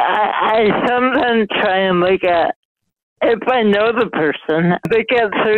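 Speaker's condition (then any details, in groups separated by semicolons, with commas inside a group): Mild cerebral palsy; speech affected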